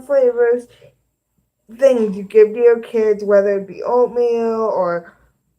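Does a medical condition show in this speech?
Yes: cerebral palsy; both hands affected.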